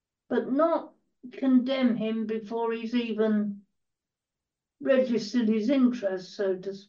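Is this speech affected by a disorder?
Yes: cerebral palsy; quadriplegia, wheelchair user, totally blind from 15, partially deaf, treated 4-19 at Bowbath Cerebral Palsy Centre; 24/7 live-in carer; dictated book to Steve who typed, speaks fast when in full flow.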